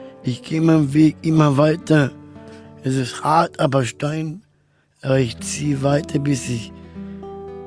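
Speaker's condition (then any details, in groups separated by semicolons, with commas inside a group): Down syndrome; trisomy 21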